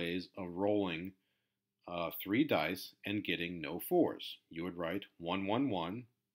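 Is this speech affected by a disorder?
No.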